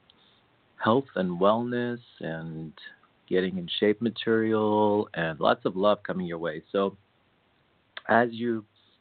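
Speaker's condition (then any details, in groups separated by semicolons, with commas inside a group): No condition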